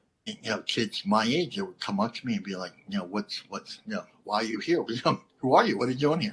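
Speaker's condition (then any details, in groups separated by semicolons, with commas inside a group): Cleft lip and palate; lisp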